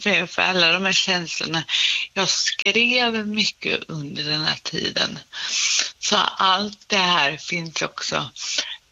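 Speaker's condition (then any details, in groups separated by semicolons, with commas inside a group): Cerebral palsy; speech slightly affected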